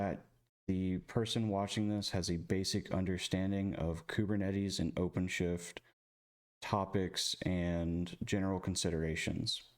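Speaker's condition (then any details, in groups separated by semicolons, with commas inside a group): No condition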